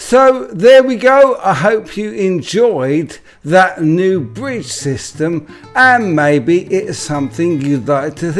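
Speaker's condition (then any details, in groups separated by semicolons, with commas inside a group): ALS; speech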